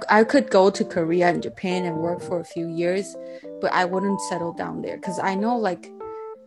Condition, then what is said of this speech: No condition.